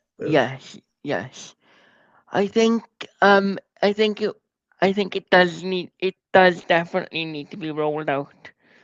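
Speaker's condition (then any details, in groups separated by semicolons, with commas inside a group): Cerebral palsy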